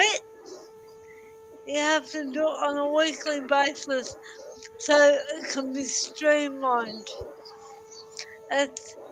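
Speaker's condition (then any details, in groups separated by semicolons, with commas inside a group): Cerebral palsy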